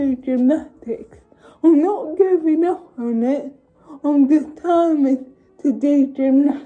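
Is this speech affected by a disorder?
Yes: cerebral palsy.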